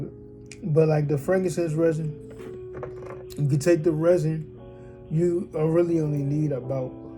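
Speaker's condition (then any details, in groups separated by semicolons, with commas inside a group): Cerebral palsy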